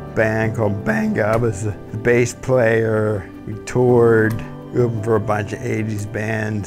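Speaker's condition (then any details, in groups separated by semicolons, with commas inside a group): ALS; two or more years since diagnosis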